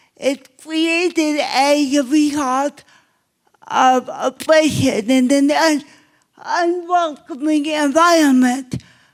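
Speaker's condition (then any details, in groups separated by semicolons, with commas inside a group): Cerebral palsy; obvious speech impairment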